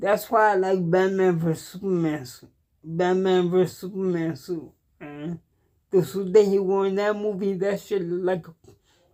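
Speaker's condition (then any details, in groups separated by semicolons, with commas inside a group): Cerebral palsy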